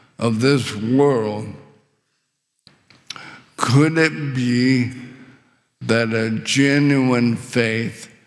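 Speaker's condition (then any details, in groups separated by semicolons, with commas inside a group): ALS; muscles falling apart throughout body, swallowing difficulty; very little physical function, paralysis expected within a year or two, later breathing muscle failure expected; struggles with swallowing, choked seriously on saliva, windpipe tightened, couldn't breathe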